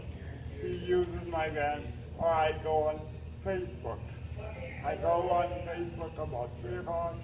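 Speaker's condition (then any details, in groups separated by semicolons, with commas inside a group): Cerebral palsy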